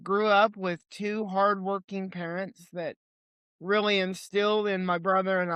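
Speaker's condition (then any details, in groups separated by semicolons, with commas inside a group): Cerebral palsy; limited hand mobility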